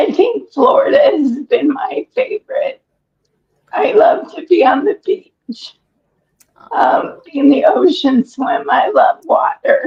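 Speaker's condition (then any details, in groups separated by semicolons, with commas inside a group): ALS; breathless after exertion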